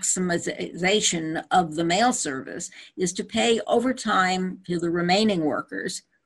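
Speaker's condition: No condition

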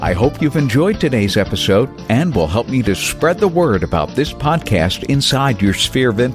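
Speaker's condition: No condition

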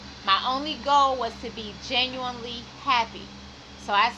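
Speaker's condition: No condition

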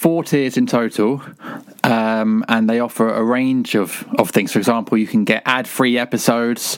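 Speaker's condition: No condition

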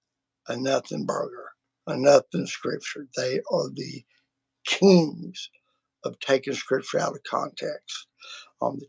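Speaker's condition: Vocal cord surgery; including laser treatment

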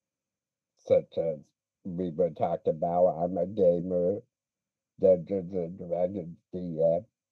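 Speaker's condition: Speech impediment; speech impediment since childhood, weaker-looking muscles in childhood, cerebral palsy considered but did not fit; pretty good speaker when comfortable, drama club and debate team experience

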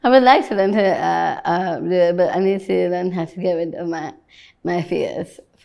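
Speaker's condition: Down syndrome

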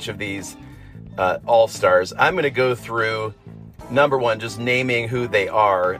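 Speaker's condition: No condition

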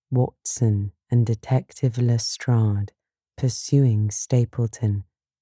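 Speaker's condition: No condition

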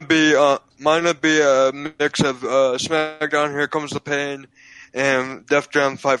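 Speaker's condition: Cerebral palsy, physical only

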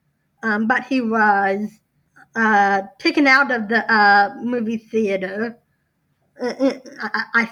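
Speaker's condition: Down syndrome

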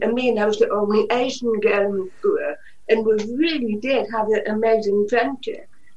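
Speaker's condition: Usher syndrome (deafblindness), profoundly deaf since birth; genetic, progressive, profoundly deaf from birth, tunnel vision noticed at age 9, cochlear implants after 30 years; 5% vision in both eyes, uses cane, hears via cochlear implants, sometimes removes them

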